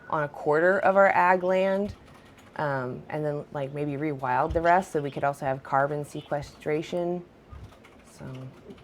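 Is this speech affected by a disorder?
No.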